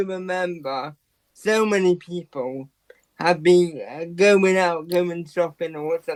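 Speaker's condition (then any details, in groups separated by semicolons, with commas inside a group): Quadriplegic cerebral palsy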